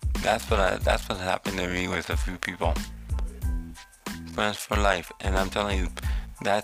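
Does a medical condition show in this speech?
Yes: cerebral palsy; pre-op sedatives.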